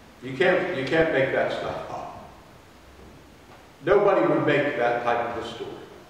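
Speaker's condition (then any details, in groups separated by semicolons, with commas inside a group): No condition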